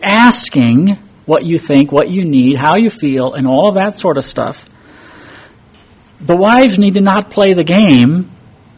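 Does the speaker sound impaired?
No.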